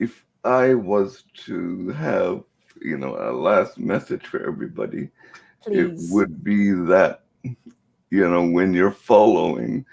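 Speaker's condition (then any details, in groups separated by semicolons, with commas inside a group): Cerebral palsy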